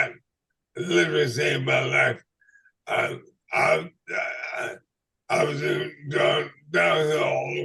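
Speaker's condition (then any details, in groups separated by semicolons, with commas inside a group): ALS/MND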